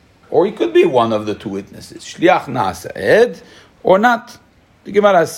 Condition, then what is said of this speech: No condition.